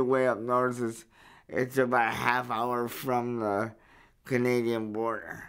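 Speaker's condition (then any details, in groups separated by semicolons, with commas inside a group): Cerebral palsy; verbal, able to speak up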